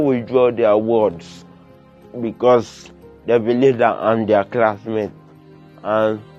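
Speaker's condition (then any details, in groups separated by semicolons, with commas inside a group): Cerebral palsy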